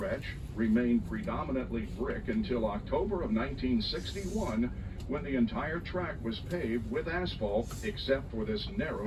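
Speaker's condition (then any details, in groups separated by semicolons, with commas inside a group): No condition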